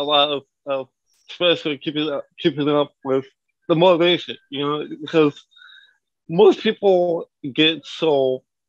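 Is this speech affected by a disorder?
Yes: cerebral palsy.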